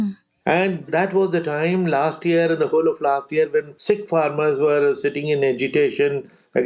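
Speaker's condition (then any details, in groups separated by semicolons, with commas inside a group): No condition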